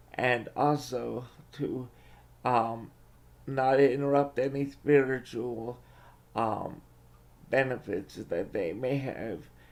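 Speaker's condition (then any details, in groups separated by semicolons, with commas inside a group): Cerebral palsy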